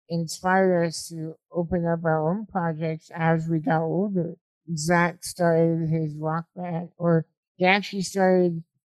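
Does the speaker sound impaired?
Yes: spinal muscular atrophy type 2; uses microphone as voice-driven beat pad instead of keyboard.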